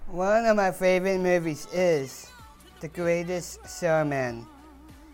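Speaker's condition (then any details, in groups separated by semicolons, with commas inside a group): Down syndrome, trisomy 21; speech really hard due to low muscle tone and tongue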